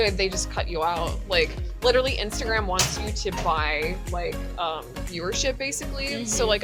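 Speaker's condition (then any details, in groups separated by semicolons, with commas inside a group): No condition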